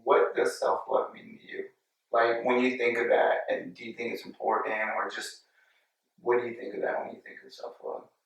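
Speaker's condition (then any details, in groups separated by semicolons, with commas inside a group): No condition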